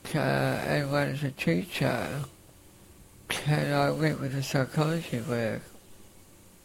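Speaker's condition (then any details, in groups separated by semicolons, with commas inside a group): Facioscapulohumeral muscular dystrophy, facioscapulohumeral (FSHD); diagnosed about age 10, named facioscapulohumeral form in late 20s, early prognosis life to 14-19; respirator pump wheezing audible in recording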